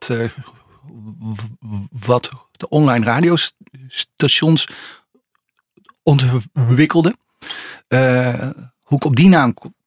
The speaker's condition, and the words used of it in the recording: Stuttering. En eh, laat ik nou net last hebben met eh, zinnetjes die, die starten met de, met, met de kei.